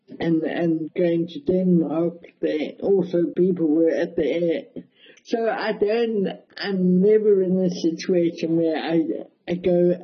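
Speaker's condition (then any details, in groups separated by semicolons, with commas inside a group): Cerebral palsy, mild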